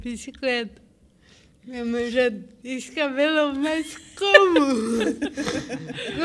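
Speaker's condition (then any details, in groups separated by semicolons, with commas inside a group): Cerebral palsy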